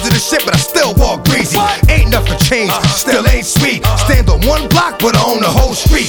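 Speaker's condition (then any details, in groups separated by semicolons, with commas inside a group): No condition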